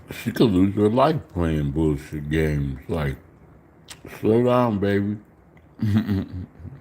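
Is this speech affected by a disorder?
Yes: slurred speech.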